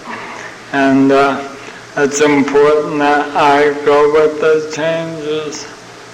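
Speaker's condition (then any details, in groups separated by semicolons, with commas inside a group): ALS (Lou Gehrig's disease); young onset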